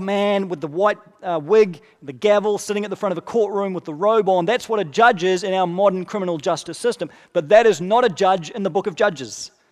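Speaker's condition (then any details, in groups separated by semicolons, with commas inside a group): No condition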